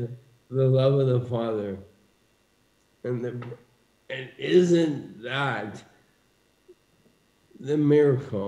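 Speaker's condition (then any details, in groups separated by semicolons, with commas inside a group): ALS; bulbar onset; losing speech, a little difficult to understand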